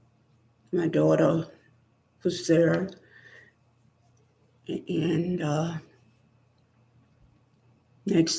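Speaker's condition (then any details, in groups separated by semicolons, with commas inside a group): Spinal neurosarcoidosis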